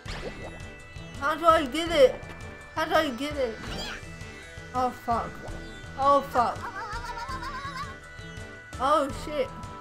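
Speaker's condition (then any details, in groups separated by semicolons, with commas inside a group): Cerebral palsy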